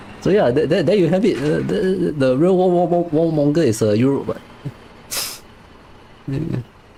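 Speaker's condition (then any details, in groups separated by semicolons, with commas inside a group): No condition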